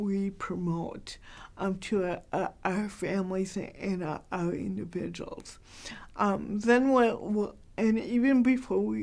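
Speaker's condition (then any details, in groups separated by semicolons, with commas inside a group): Cerebral palsy, mild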